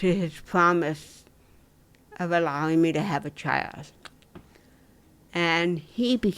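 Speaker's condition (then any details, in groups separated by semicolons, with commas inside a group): Dystonia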